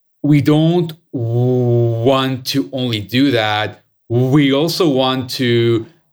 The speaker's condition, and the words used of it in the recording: Stuttering. And I'll just mention for the sake of your listeners that I have a stutter.